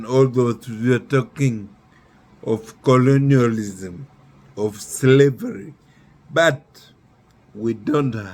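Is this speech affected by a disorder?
Yes: neurological disease.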